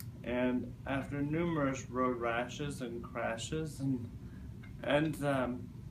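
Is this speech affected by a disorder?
Yes: cerebral palsy; present from birth.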